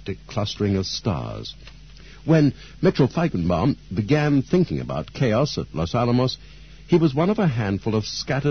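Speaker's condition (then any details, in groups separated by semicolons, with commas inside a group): No condition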